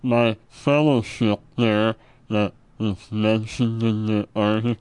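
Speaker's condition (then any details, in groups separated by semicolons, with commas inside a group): Treacher Collins syndrome; congenital genetic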